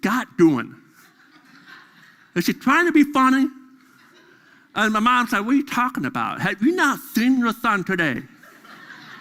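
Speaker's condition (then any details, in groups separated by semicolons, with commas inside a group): Deafness; deaf during school years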